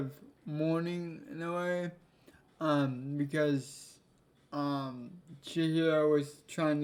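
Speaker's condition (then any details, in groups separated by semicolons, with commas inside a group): Cerebral palsy; affects legs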